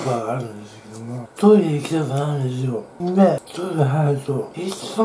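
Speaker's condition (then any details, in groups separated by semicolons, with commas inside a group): Tongue cancer, partial glossectomy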